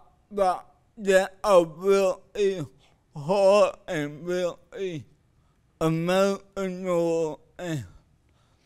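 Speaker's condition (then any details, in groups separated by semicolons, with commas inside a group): Cerebral palsy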